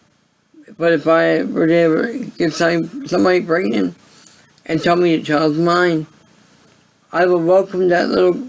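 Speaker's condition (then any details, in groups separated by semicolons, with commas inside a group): Cerebral palsy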